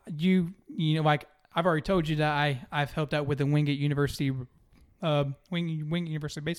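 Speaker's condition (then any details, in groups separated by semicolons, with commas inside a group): Stuttering; since earliest memory, noticed at 5 or 6, much worse by third grade at 8 or 9, several speech therapists; progressively better over last couple of years; stuttering occasionally audible during podcast; repeated sounds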